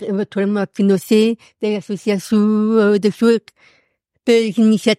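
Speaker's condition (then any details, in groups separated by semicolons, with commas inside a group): Profound congenital deafness; profound deafness from birth, discovered at 9 months, doctor predicted she would never speak; accent from deafness, could not speak in early childhood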